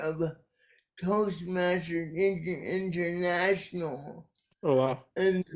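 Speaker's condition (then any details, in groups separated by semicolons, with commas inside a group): Cerebral palsy; caused by brainstem aneurysm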